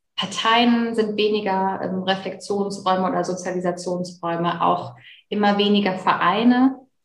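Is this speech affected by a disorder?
No.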